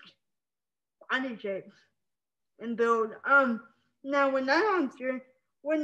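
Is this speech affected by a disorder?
Yes: spastic cerebral palsy.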